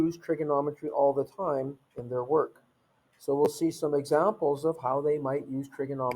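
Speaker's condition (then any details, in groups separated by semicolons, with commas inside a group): No condition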